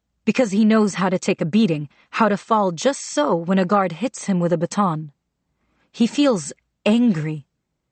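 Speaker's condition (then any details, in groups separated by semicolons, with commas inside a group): No condition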